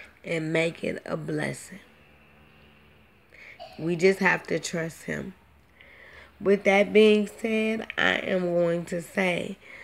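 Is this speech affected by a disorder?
Yes: cerebral palsy; predicted never to walk; now walking; now talking and breathing.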